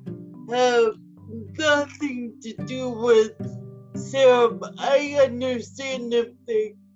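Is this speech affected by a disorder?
Yes: quadriplegic cerebral palsy; United Cerebral Palsy a big help while growing up; adult.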